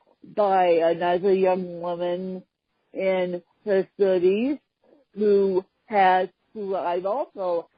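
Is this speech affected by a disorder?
Yes: cerebral palsy, mixed, moderate.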